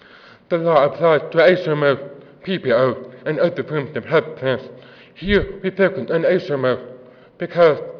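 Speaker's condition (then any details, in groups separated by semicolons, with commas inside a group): Deafness; works with interpreters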